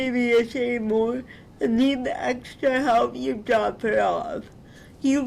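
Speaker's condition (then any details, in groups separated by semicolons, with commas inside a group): Cerebral palsy; spastic, ataxic features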